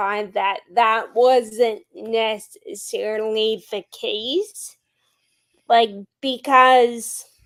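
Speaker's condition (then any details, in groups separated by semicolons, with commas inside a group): Friedreich's ataxia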